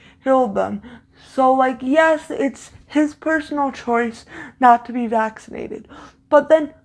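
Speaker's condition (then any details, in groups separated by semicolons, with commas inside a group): Cerebral palsy, severe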